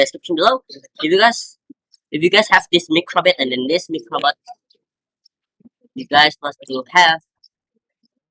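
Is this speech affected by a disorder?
No.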